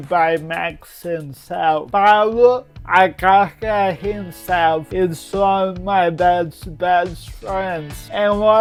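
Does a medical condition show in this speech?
Yes: cerebral palsy; present from birth.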